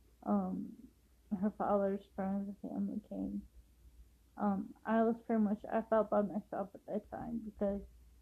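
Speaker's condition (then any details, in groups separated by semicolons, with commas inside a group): Cerebral palsy; affects walking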